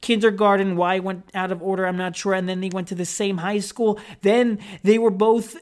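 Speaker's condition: No condition

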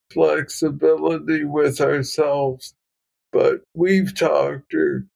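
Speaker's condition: Parkinson's disease, young onset; diagnosed at 35, deep brain stimulation implant, non-rechargeable battery; DBS battery replaced one week earlier, felt better quickly after

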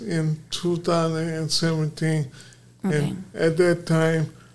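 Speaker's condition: Aphasia; arms and slurred speech

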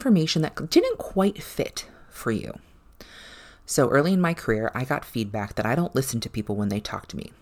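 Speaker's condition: No condition

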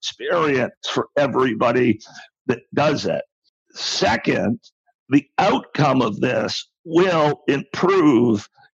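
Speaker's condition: Spasmodic dysphonia; no known cure

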